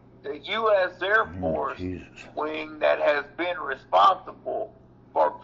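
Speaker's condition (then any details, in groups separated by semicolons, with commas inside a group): Cerebral palsy; reports being back on feet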